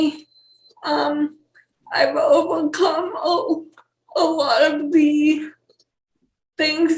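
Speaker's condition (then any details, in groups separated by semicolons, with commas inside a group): Cerebral palsy; wheelchair user; speech issues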